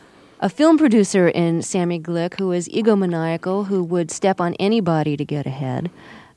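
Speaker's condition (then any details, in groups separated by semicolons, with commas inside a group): No condition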